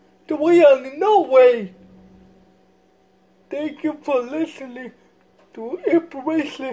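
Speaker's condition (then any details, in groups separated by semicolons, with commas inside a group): Cerebral palsy; from birth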